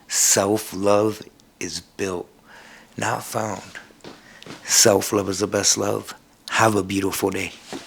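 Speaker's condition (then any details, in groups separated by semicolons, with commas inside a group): No condition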